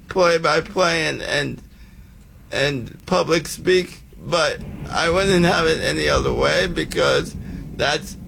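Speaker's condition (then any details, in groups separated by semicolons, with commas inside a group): Cerebral palsy; congenital, physical disability visible in hand, unable to play mainstream sports as child; advised by Pete to improve speaking for play-by-play, attended Toastmasters, hired speaking coach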